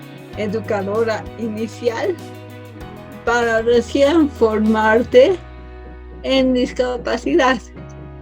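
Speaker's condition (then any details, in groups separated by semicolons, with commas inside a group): Cerebral palsy from birth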